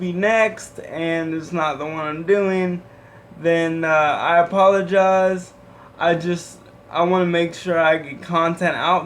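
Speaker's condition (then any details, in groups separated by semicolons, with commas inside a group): Cerebral palsy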